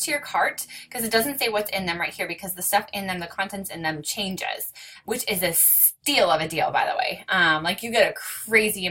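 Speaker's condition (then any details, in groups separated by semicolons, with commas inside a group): No condition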